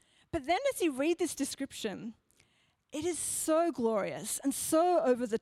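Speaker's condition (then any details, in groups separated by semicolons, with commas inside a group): No condition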